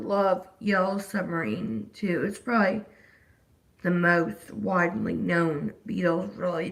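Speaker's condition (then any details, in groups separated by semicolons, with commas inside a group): Disability causing slurred speech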